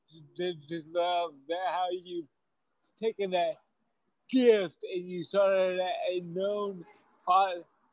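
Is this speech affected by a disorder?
Yes: stuttering; stutter since at least college years, once severe, stuttered every word of first talk at OU campus ministry; stutters less than in earlier years; milder now, still stutters; here repeated sounds, blocks.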